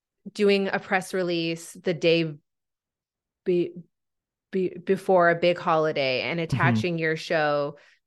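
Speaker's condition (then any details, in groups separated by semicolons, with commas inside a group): Stuttering; stutter since childhood, speech therapy from very young age focused on hiding stutter; very disfluent day, stutters more freely, unlearning avoidance habits; repeats consonants, fluency varies unpredictably day to day, avoids robotic-sounding therapy technique; repeated sounds, prolonged sounds, blocks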